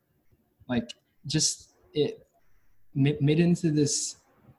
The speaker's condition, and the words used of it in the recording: Stuttering. And when I felt relaxed and I felt like I can be open, then I felt like I hardly stuttered at all.